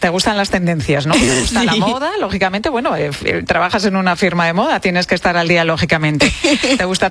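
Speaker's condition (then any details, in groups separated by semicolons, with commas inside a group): No condition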